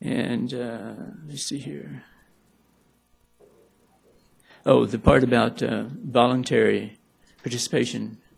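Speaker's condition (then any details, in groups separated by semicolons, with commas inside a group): Parkinson's; may stumble over words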